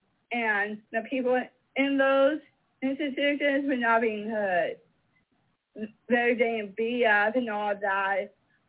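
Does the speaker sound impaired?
Yes: mosaic Down syndrome; described as fully mosaic and high functioning.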